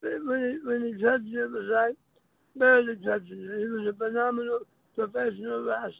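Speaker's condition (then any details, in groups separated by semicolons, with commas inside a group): Throat cancer; speech impediment, sounds like a very unique accent, may be hard to understand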